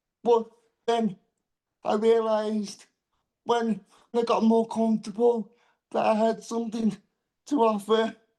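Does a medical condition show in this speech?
Yes: cerebral palsy.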